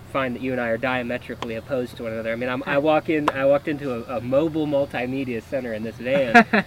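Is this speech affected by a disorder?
No.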